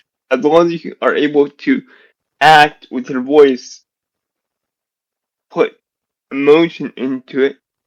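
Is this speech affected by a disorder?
Yes: generalized dystonia.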